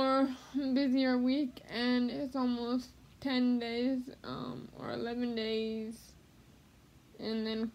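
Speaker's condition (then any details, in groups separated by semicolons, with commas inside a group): Cerebral palsy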